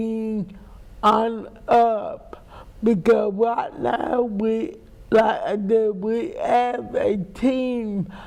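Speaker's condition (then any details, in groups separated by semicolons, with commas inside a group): Cerebral palsy; speech impairment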